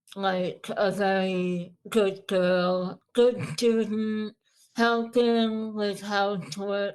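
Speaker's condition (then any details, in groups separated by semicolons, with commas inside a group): Moebius syndrome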